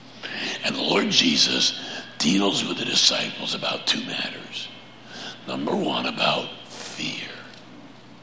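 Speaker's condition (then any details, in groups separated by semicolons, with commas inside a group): Laryngeal cancer; much weaker than before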